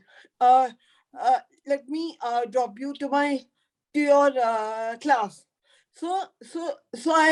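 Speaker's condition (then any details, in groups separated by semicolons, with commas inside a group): Cerebral palsy; floppy limbs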